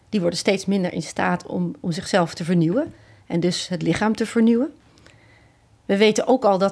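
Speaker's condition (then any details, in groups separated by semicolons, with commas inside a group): No condition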